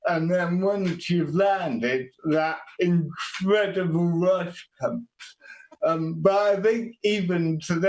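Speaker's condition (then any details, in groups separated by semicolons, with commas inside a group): Quadriplegic cerebral palsy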